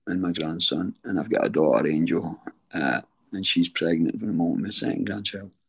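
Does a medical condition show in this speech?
Yes: throat cancer treatment effects, stage 4 throat cancer; tracheostomy.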